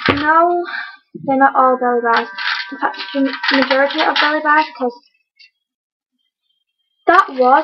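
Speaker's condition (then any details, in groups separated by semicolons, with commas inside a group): No condition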